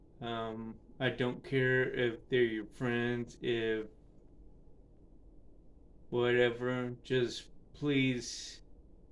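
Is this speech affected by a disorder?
Yes: cerebral palsy; affects speech and balance.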